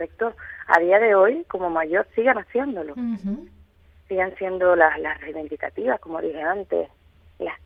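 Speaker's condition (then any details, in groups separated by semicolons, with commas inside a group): No condition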